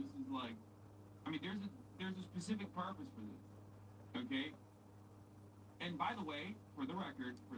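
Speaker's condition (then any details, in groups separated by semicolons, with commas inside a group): No condition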